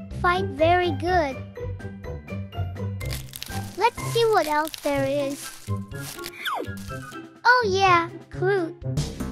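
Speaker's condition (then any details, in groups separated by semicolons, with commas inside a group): No condition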